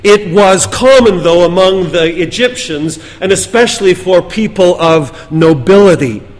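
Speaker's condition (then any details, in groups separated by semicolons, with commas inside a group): No condition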